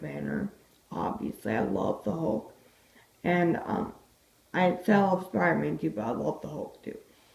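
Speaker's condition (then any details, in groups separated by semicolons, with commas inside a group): Disability causing slurred speech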